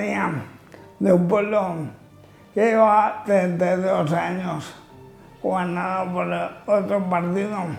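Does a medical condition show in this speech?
Yes: amyotrophic lateral sclerosis (ela).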